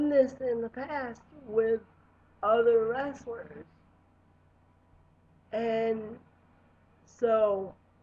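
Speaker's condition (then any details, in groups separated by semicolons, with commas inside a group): Cerebral palsy; lifelong, wheelchair user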